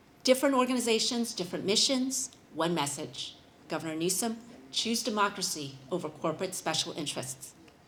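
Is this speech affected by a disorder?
No.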